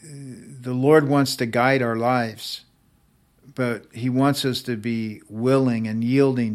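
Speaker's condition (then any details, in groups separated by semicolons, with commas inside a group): No condition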